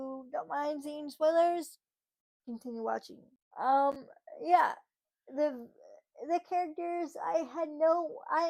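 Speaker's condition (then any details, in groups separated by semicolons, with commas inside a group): Cerebral palsy, spastic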